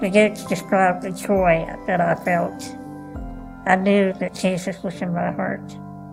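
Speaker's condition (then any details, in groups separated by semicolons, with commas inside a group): Cleft lip and palate, Goldenhar syndrome; congenital, born without right ear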